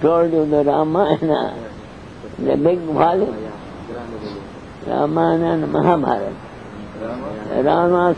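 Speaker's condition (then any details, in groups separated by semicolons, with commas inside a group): Deafness; cannot hear audience questions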